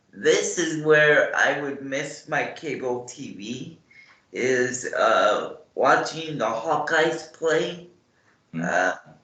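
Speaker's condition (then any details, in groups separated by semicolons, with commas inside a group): Cerebral palsy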